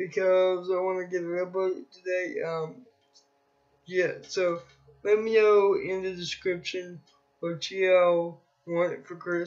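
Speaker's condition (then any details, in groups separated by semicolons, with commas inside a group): Cerebral palsy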